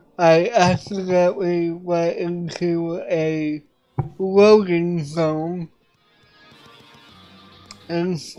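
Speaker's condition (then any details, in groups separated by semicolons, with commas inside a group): Cerebral palsy; affects voice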